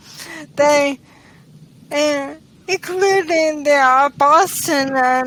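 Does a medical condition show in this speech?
Yes: ALS.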